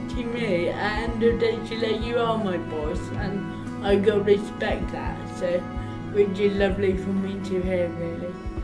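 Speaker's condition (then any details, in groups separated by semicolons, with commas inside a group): Cerebral palsy; arm tremors; requires support at home and work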